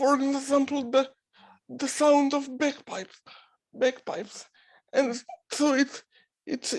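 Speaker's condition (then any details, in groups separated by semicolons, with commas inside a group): Cerebral palsy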